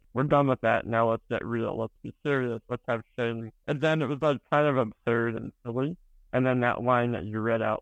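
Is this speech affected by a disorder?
Yes: spinal muscular atrophy.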